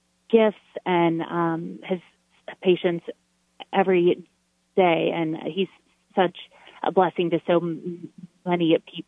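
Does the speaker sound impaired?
Yes: stuttering; lifelong; sounds smooth on air, host says speaks beautifully; here prolonged sounds, blocks.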